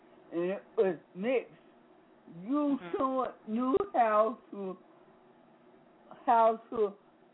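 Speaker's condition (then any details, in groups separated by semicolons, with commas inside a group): Speech impediment; sees speech therapist, practices breathing by hosting Blog Talk Radio show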